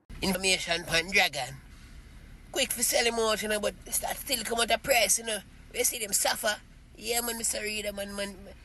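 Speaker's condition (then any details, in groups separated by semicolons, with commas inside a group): No condition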